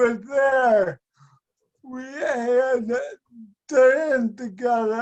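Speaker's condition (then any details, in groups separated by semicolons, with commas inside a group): Speech and mobility impairment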